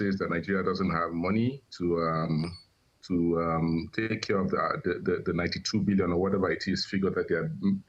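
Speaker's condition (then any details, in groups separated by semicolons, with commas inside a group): No condition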